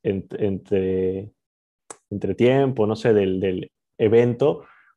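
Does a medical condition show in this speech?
Yes: stuttering; used hiding tricks until age 21, tried acupuncture and clown, program designed by people who stutter; still stutters, much less than before, stutters openly; stutters less since speaking openly at 21, stutters less after alcohol; here repeated sounds, repeated words, prolonged sounds.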